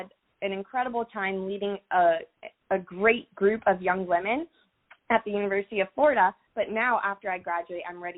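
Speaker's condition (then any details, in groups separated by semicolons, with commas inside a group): No condition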